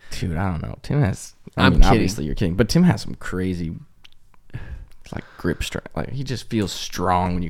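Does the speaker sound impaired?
No.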